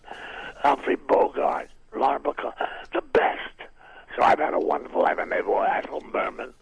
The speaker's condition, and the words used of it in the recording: Throat cancer. I lost my right vocal cord, was taken out, and so it's now a